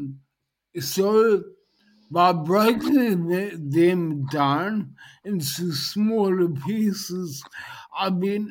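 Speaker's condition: Dysarthria post-stroke; dysarthria after stroke, person-centred therapy from hospital to broader community, goals broken into smaller pieces; ongoing dysarthria, measurable progress with therapy; earlier unable to communicate via text, measurable progression since

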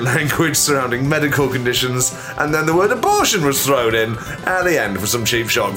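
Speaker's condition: No condition

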